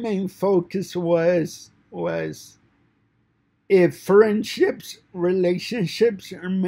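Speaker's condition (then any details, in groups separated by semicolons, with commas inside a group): Cerebral palsy; fine motor impairment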